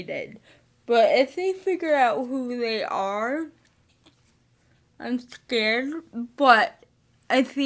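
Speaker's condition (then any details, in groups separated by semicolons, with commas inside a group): Spastic cerebral palsy, mixed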